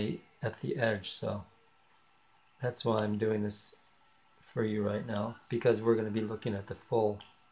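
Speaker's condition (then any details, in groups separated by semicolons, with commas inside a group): No condition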